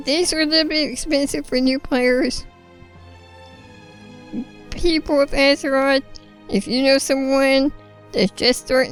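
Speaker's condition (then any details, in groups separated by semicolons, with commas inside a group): Spinal muscular atrophy; can't breathe well lying prone, breathing exercises, gets winded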